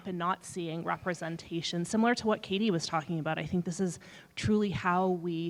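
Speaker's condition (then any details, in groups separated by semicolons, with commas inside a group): No condition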